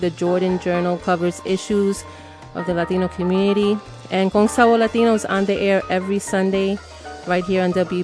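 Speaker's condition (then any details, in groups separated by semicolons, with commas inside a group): No condition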